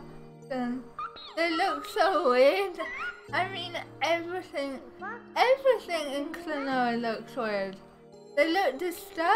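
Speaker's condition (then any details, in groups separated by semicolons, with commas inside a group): Cerebral palsy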